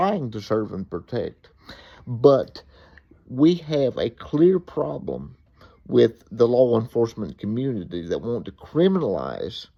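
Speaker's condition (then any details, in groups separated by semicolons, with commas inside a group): Cerebral palsy; uses wheelchair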